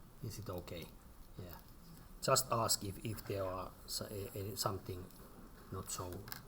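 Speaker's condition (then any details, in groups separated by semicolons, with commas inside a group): No condition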